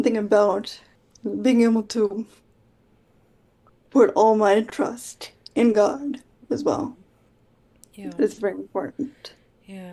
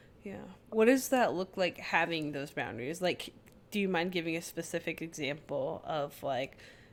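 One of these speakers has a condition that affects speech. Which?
The first: quadriplegic cerebral palsy; quadriplegic, birth oxygen lack and brain bleed, spasticity; uses wheelchair.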